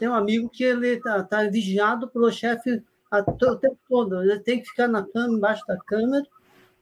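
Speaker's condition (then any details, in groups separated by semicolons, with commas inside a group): Parkinson's disease; symptoms come on at uncontrollable times; somewhat stiff or stuck at recording, expected to pass soon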